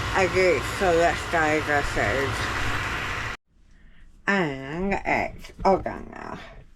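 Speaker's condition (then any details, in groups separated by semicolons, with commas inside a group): Jaw cancer surgery; tracheostomy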